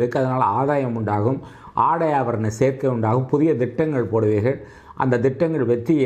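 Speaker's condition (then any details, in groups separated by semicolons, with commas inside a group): No condition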